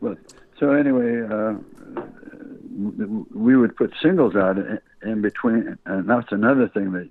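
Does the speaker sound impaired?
Yes: Parkinson's disease.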